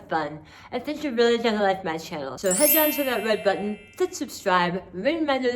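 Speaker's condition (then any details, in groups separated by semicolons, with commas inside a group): Hemi-glossectomy for oral cancer, hemiglossectomy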